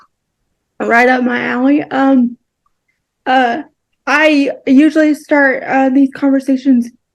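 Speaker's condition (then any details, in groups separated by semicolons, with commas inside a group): Cerebral palsy, spastic, mild; power wheelchair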